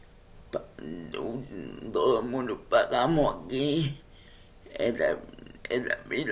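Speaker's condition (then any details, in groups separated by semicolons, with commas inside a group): Cerebral palsy; wheelchair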